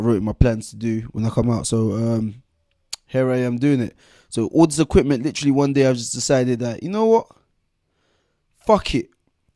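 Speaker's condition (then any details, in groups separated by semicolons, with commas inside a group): No condition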